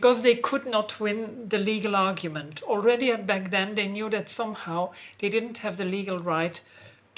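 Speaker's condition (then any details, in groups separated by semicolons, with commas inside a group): No condition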